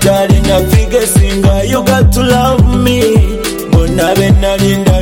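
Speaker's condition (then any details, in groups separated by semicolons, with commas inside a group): No condition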